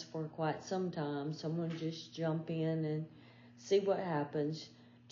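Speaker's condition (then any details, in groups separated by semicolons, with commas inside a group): ALS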